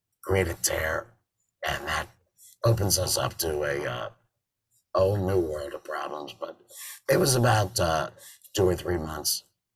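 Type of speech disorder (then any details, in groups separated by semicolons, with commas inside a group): Speech with a voice prosthesis; total laryngectomy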